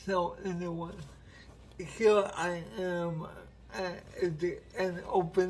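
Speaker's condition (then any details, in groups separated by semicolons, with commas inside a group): Cerebral palsy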